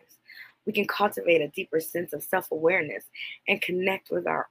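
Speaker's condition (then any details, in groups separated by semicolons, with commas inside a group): No condition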